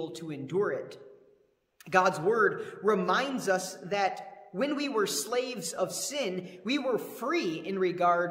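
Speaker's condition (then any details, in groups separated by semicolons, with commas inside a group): No condition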